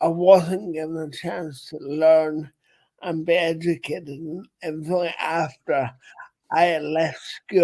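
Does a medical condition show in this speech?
Yes: cerebral palsy.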